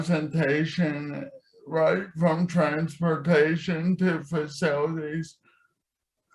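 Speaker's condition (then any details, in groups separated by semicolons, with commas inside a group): Cerebral palsy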